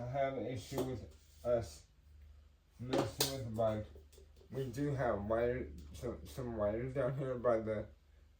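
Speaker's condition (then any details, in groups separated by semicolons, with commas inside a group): Cerebral palsy; tends to mess up words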